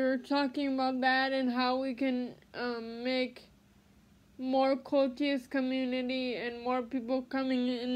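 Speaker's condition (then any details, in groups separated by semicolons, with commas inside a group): Cerebral palsy; spasticity, baclofen pump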